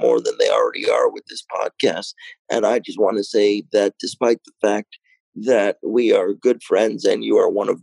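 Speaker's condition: Cerebral palsy, mild; lungs collapsed three days after birth, lack of oxygen, bleeding in one brain area, incubator nine weeks, lifelong wheelchair

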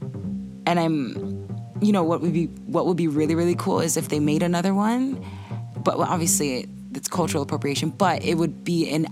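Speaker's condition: No condition

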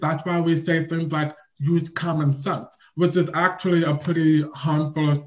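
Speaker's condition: Deaf or hard of hearing; invisible deafness, on deaf spectrum, does not hear everything, family not fluent in signing; looks around to make sure of hearing everything

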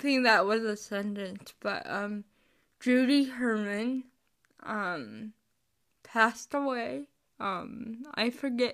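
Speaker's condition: Cerebral palsy; chronic illness and disability; recent health issues, about three-month break from podcasting

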